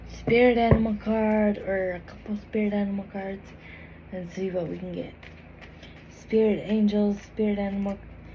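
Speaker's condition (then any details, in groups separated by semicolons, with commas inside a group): Cerebral palsy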